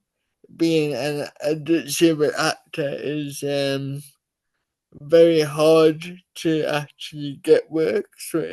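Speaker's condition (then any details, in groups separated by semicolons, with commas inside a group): Cerebral palsy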